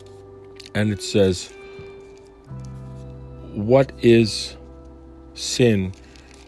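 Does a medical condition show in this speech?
No.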